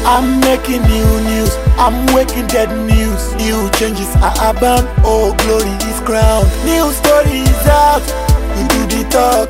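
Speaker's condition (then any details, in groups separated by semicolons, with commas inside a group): No condition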